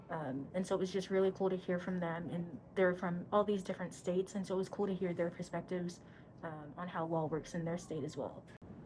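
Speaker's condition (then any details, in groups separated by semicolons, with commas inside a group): No condition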